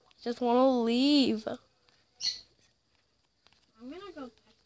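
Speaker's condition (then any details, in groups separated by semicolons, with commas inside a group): No condition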